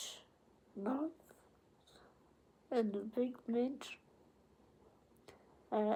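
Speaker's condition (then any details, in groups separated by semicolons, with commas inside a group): Cerebral palsy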